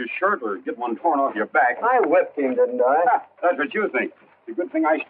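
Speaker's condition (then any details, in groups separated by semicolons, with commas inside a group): No condition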